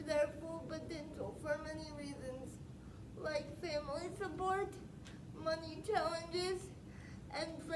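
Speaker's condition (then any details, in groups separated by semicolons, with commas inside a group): Spastic quadriplegic cerebral palsy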